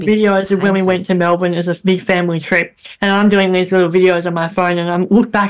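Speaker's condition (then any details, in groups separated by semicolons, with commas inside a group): Bilateral cleft lip and palate; speech therapy in childhood and after operations into high school, once squeaky, very airy, nasal, much improved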